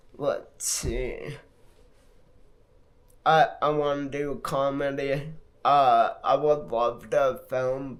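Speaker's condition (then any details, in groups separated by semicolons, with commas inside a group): Multiple sclerosis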